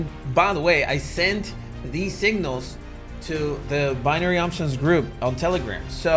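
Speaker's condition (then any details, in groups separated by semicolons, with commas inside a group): No condition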